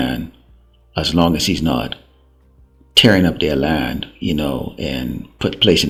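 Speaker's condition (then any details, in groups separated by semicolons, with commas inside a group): No condition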